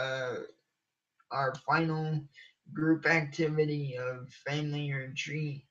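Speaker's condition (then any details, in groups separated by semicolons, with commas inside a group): Cerebral palsy; from birth, uses wheelchair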